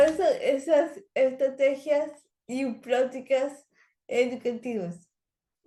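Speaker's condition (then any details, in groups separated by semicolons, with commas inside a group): Cerebral palsy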